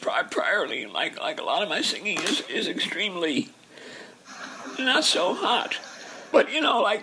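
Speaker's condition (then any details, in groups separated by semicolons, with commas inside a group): Dysphonia; dysphonia from voice misuse over half a century, genetics and aging, age 82, steroids to finish last 30 songs; voice weaker than before; lost singing voice, voice about 60% of former on last 30 songs, singing poor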